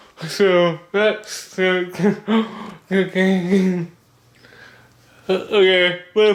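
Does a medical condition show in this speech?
Yes: cerebral palsy; speech disability.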